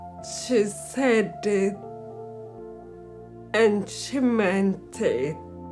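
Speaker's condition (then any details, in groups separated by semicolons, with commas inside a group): Brain injury; acquired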